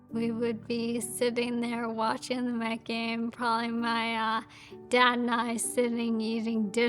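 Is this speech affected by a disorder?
Yes: ALS; voice weakening.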